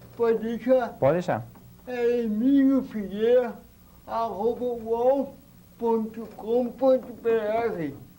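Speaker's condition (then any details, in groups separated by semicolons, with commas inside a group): Cerebral palsy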